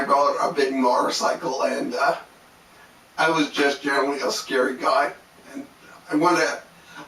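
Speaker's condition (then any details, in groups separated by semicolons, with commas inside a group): Cerebellar ataxia from brain tumour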